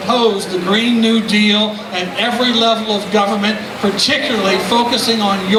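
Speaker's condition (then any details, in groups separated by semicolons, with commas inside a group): No condition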